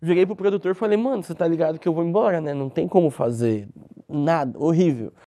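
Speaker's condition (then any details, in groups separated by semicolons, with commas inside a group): Cleft lip; congenital cleft lip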